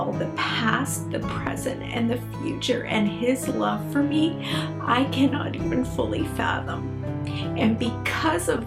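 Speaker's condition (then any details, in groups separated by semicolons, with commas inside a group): No condition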